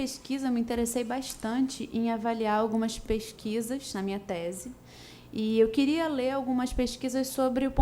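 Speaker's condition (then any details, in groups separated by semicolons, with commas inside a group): No condition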